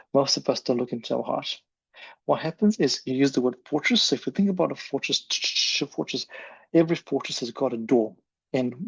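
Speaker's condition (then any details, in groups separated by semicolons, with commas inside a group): No condition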